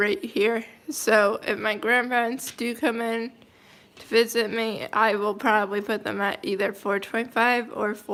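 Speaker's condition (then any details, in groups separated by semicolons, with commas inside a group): Cerebral palsy, mild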